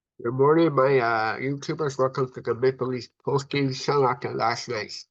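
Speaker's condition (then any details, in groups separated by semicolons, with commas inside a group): Cerebral palsy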